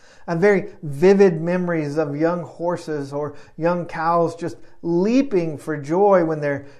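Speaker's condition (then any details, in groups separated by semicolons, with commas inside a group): No condition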